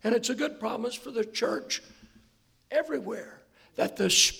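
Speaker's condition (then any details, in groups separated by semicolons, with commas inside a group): Hoarseness after vocal cord surgery; not smooth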